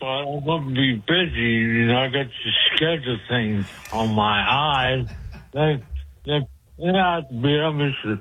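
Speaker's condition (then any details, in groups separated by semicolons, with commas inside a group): Speech impediment; cause unclear, stabbed by girlfriend and hit on head with ashtray years ago; speaking by telephone as a radio show caller; usually hard for host to understand, understood better than ever during this call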